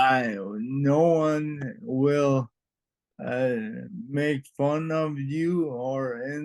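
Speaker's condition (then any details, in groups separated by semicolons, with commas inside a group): Traumatic brain injury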